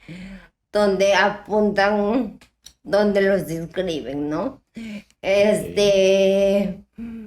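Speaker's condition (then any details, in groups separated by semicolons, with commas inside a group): Ataxia type 1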